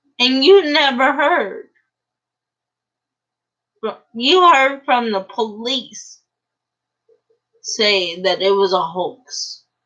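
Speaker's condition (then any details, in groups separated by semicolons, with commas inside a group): Cerebral palsy; uses a wheelchair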